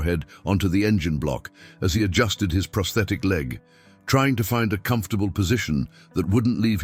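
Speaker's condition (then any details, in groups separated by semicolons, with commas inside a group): No condition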